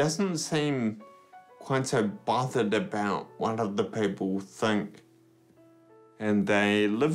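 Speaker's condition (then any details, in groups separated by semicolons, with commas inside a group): Friedreich's ataxia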